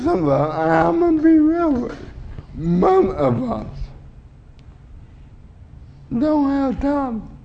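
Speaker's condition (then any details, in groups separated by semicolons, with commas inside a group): Cerebral palsy; uses wheelchair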